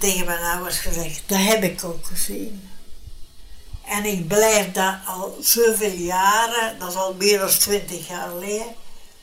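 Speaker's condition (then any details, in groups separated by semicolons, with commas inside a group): Brain hemorrhage; difficulty speaking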